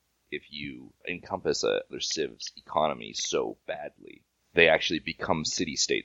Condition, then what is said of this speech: No condition.